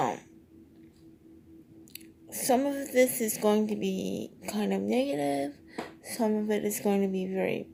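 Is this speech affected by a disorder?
Yes: cerebral palsy, triplegia.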